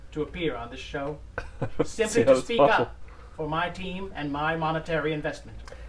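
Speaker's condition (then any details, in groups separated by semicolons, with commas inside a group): No condition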